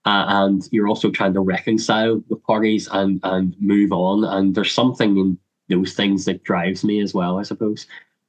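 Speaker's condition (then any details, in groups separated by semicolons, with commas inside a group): Cleft lip and palate; congenital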